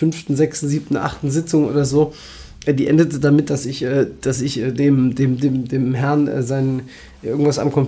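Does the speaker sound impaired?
Yes: Tourette syndrome; tics from age 6 at primary school age, first tics hand movements, tics persistent with changing intensity; over 20 years since onset, neuroleptics tried and stopped as ineffective; no coprolalia.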